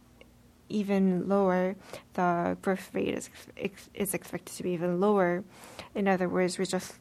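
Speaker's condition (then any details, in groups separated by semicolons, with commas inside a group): No condition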